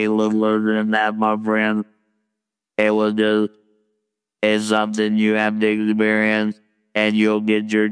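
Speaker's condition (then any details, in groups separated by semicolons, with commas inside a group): Laryngectomy, total laryngectomy with electrolarynx; robotic electric wand voice, hard to understand at first, talking effortful, wand not hard to learn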